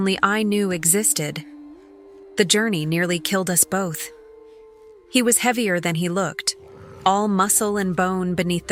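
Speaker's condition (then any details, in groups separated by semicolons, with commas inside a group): No condition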